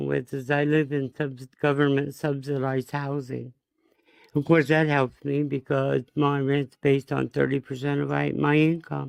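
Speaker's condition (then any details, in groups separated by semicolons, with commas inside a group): Parkinson's disease; four brain surgeries; after 4 brain surgeries; speech less clear, from surgeries and condition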